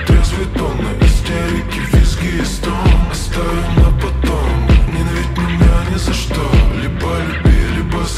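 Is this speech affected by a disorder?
No.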